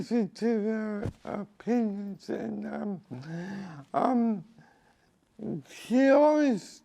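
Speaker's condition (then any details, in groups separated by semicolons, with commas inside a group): Cerebral palsy; from birth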